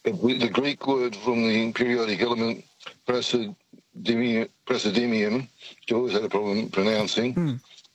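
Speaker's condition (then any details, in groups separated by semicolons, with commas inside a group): Parkinson's; jittery, attributed by speaker to Parkinson's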